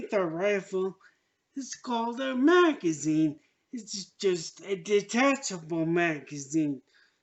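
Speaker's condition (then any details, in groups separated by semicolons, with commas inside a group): Traumatic brain injury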